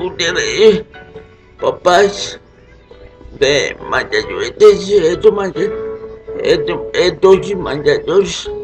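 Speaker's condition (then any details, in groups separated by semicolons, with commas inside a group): Cerebral palsy; speech affected by condition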